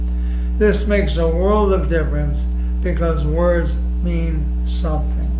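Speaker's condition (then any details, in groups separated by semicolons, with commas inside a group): ALS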